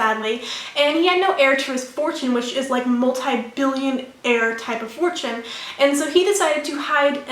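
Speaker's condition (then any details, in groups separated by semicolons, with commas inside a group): No condition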